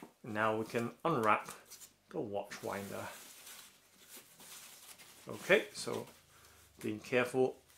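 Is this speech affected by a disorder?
No.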